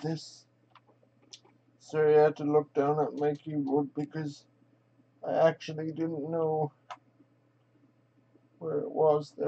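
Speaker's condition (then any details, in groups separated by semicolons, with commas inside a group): Quadriplegic cerebral palsy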